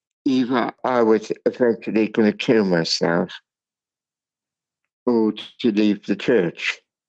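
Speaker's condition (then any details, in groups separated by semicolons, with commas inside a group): Cerebral palsy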